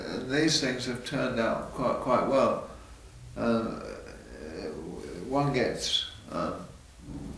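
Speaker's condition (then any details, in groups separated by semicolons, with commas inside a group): Parkinson's disease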